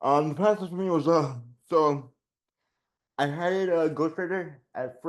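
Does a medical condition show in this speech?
Yes: generalized dystonia.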